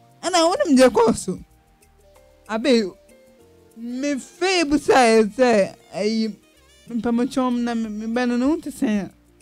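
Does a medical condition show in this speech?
Yes: cerebral palsy; acquired, not from birth.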